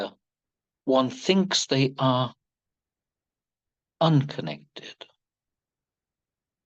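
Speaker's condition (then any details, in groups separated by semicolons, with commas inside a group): No condition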